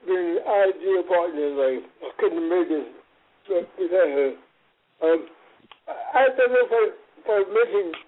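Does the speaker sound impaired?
Yes: cerebral palsy; congenital, umbilical cord around neck, resuscitated in ICU, hands affected, writing difficulty, childhood therapy thrice weekly; speech impairment named as a challenge.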